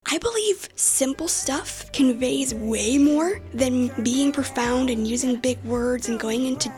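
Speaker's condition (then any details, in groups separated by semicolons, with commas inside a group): No condition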